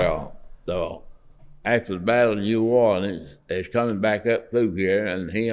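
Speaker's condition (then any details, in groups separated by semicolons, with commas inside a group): Parkinson's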